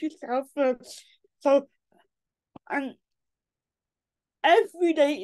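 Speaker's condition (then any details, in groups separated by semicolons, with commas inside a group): Cerebral palsy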